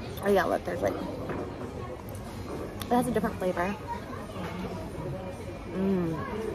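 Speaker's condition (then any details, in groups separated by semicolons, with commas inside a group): No condition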